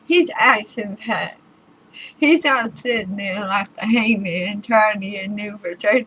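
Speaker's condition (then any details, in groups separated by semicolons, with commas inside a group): Throat cancer radiation damage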